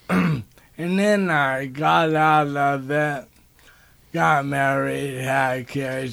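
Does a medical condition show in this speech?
Yes: ALS; motor neuron disease, onset with speech impairment and right hand weakness; diagnosed about one year ago, needs help getting dressed, cannot tie own shoes; speech impairment noticed before diagnosis, prompted doctor visit.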